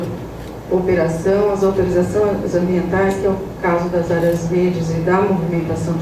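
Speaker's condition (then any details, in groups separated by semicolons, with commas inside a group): No condition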